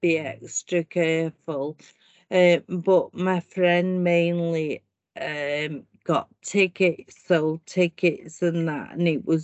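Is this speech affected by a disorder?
Yes: primary lateral sclerosis; leg tightness, foot catching, then upper limbs, writing, speech; first diagnosed hereditary spastic paraplegia, later changed; about eight years since symptom onset, slow degenerative form, walking aided; speech affected, noticed about 12 months before others noticed.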